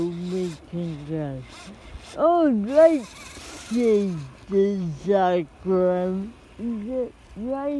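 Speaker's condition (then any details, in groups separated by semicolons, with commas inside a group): Cerebral palsy; spastic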